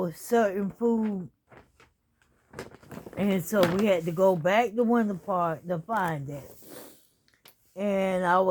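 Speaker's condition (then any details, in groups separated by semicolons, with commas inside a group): ALS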